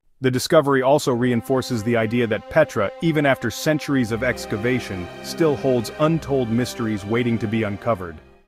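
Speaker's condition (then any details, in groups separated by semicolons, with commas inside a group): No condition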